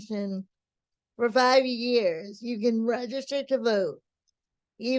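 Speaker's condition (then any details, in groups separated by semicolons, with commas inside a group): Cerebral palsy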